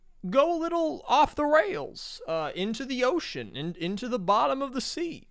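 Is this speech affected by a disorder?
No.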